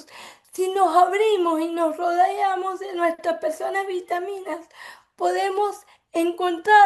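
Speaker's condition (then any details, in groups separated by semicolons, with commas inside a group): Cerebral palsy; from birth; affects speech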